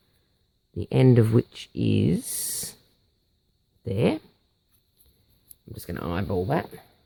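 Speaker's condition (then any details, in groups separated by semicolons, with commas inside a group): No condition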